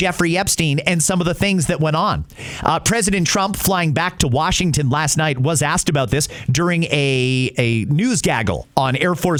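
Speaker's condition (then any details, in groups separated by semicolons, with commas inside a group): No condition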